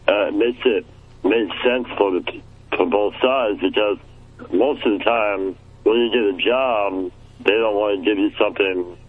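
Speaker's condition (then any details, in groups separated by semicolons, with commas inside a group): Muscular dystrophy; childhood onset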